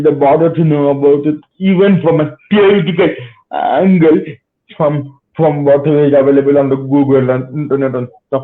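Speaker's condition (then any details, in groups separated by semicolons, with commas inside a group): Cerebral palsy; spastic type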